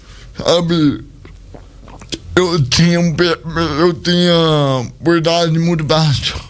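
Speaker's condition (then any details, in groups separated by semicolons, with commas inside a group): Cerebral palsy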